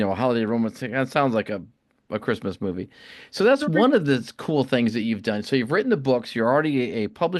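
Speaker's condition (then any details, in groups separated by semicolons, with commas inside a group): No condition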